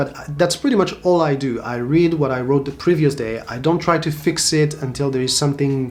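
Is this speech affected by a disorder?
No.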